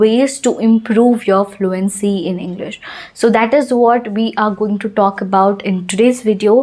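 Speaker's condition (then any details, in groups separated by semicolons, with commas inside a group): No condition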